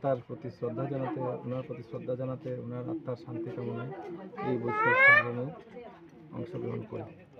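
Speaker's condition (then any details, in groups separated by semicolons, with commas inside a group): No condition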